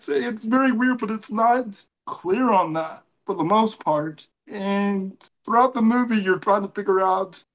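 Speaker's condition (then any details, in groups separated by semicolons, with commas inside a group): Cerebral palsy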